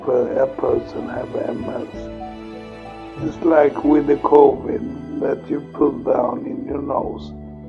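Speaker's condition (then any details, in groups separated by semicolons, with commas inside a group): Multiple sclerosis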